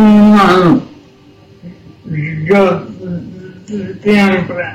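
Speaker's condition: Cerebral palsy; host Sinda Miranda interprets and repeats speech throughout interview, poems voiced by Diego Rodríguez

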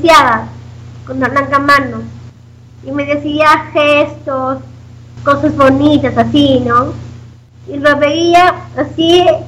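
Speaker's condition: Down syndrome; self-described good language

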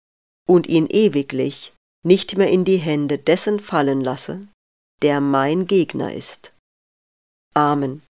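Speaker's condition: No condition

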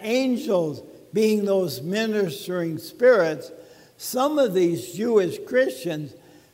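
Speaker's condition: ALS; talking a little bit funny

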